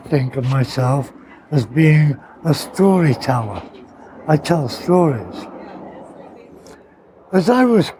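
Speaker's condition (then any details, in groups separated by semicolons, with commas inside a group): Partial glossectomy for tongue cancer; left tongue removed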